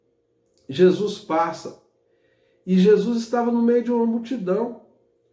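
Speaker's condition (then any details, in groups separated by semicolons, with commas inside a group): No condition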